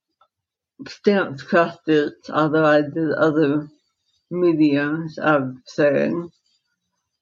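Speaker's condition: Dystonia, secondary to encephalitis

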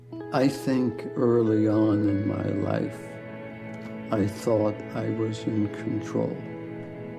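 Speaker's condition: ALS; initially given 2 to 5 years to live

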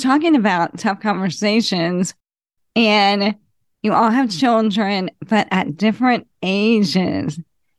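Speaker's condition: ALS; ALS diagnosed at age 37, terminal, no cure

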